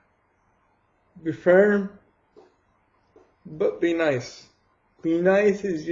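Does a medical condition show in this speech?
Yes: cerebral palsy.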